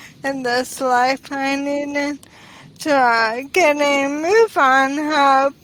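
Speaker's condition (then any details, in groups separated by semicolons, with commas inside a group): ALS; onset in pinky finger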